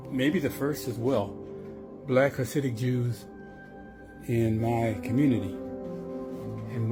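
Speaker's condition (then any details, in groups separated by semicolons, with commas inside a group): No condition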